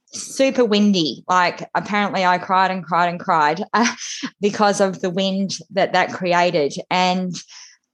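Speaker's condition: Cleft lip and palate; congenital

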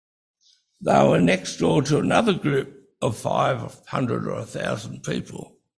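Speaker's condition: Breathing-related speech difficulty; insufficient breathing while speaking

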